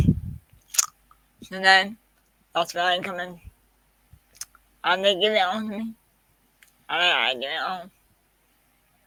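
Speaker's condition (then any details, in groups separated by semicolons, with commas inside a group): Quadriplegic cerebral palsy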